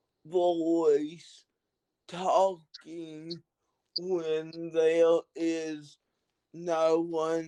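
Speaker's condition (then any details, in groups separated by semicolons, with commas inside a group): Cerebral palsy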